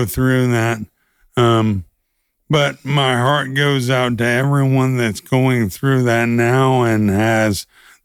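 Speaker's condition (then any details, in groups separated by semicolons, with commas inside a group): ALS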